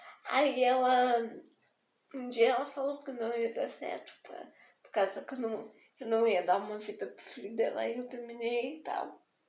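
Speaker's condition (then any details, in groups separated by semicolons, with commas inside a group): Spastic diplegic cerebral palsy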